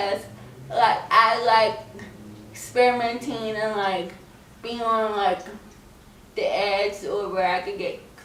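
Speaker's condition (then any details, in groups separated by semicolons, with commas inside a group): Cerebral palsy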